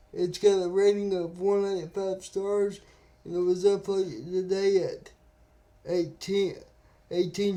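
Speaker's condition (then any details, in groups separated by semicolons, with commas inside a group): Cerebral palsy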